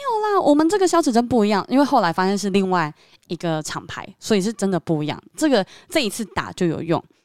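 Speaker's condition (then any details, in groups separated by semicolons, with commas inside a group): Submucous cleft palate; recent cough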